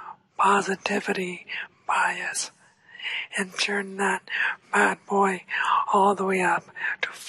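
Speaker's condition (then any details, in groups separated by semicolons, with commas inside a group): ALS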